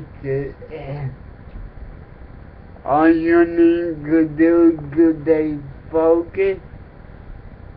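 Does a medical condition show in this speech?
Yes: cerebral palsy.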